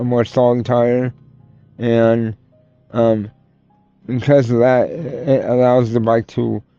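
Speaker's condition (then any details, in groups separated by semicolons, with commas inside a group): Cerebral palsy; tends to mess up words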